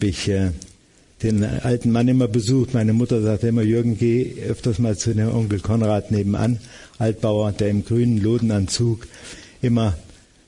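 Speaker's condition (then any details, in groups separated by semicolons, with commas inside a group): Parkinson's disease; about 16 to 17 years since diagnosis, hand tremor, tremor-free on stage, almost daily falls, reduced mobility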